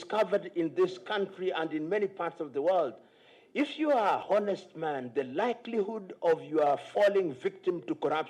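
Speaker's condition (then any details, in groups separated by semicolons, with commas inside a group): No condition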